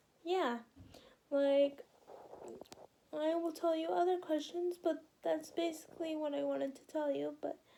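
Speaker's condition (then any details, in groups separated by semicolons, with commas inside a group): Quadriplegic cerebral palsy; spastic quadriplegic type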